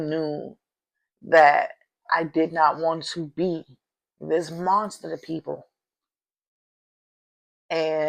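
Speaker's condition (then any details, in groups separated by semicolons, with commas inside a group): No condition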